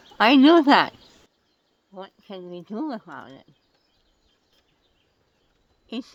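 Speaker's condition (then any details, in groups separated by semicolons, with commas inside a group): Oral cancer; small mouth opening, swallowing difficulty, later regained dry swallow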